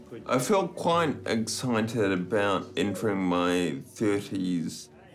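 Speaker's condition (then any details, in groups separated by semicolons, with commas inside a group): Friedreich's ataxia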